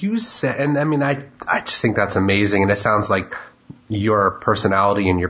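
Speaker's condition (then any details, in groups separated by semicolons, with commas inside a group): No condition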